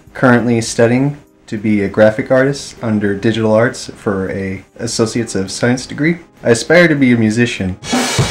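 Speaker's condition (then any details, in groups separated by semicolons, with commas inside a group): No condition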